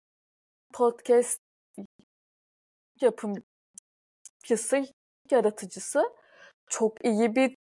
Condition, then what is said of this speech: Stuttering. Çünkü böyle hani bu normal bir kekemelik değil yani şu anki de böyleyim.